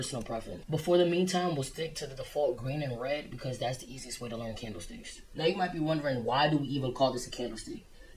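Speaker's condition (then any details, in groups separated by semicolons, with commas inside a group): No condition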